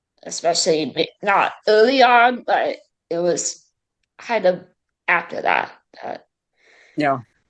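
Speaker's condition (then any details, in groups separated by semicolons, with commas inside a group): Cerebral palsy; mild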